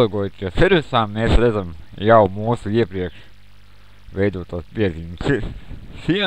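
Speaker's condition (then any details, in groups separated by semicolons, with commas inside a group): Cerebral palsy; since birth; speech not very clear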